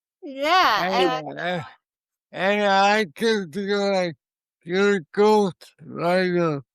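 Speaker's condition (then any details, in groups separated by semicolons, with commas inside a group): Cerebral palsy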